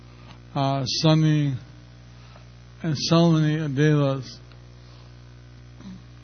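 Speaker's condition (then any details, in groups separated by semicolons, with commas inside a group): Stroke; a little over a year since stroke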